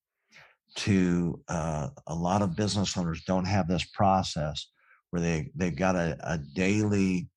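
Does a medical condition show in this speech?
Yes: cleft palate; speech sounded different in childhood, stuttered when nervous as child, afraid of speaking up.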